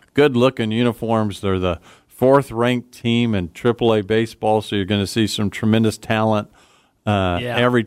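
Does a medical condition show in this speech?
No.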